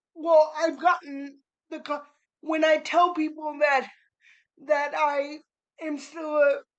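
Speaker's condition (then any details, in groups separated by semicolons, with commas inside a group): Cerebral palsy; spastic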